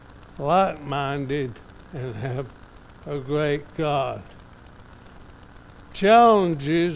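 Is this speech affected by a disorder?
Yes: ALS; somewhat affected, evident today.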